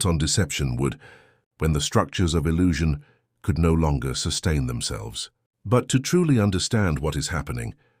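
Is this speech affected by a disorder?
No.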